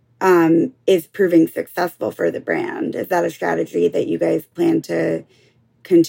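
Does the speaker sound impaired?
No.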